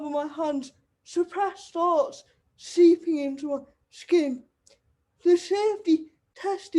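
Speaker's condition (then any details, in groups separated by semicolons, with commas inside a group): Cerebral palsy; wheelchair user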